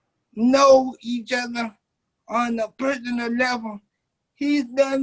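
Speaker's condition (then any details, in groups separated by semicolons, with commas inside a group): Cerebral palsy; 27 years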